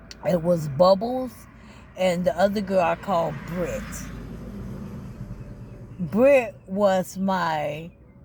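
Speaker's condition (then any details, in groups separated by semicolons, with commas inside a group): ALS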